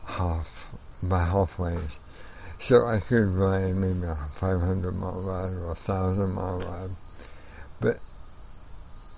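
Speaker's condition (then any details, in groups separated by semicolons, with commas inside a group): Amyotrophic lateral sclerosis; onset just over a year ago, trouble forming guitar chords with left hand, left arm most affected; diagnosed by neurologist, first thought nerve compression from cycling, still cycling long distances; voice already affected, formerly soft-spoken with quiet voice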